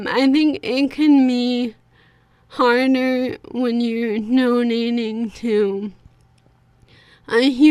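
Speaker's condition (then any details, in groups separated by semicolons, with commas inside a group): ALS; impeded, more nasal speech, cognition intact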